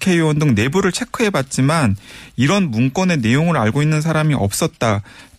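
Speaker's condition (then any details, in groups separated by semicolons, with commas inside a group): No condition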